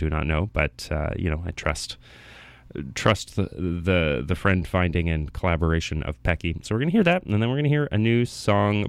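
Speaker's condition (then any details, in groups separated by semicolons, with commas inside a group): No condition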